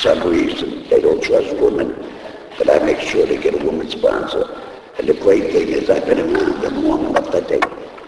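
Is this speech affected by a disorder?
Yes: laryngectomy; voice box removed by operation.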